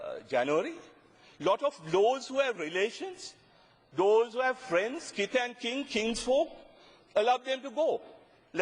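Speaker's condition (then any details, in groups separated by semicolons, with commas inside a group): No condition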